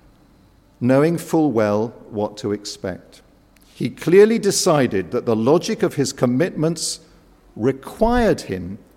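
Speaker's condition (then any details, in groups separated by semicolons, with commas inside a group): No condition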